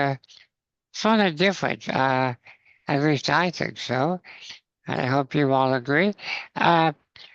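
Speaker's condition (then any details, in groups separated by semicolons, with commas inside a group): Spinal muscular atrophy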